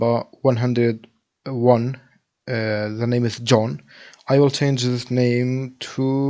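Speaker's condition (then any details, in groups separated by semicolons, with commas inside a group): No condition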